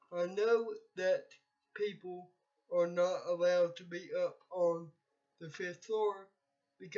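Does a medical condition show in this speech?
Yes: cerebral palsy.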